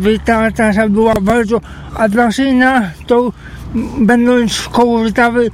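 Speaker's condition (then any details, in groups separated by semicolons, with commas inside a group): Cerebral palsy; since birth, uses trike (trajka) for mobility and independence, physically limited for mountain hiking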